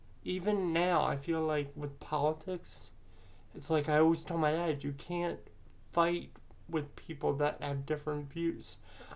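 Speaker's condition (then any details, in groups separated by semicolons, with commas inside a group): Cerebral palsy; present from birth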